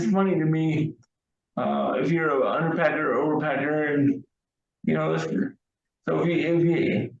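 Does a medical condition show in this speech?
Yes: cerebral palsy; wheelchair user.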